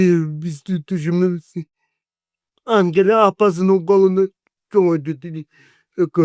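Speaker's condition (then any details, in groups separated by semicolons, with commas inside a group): Cerebral palsy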